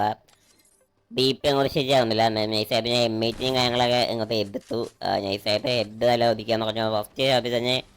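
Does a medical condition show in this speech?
No.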